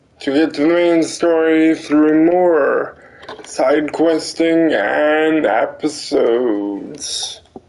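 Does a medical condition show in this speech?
Yes: cerebral palsy; limbs affected.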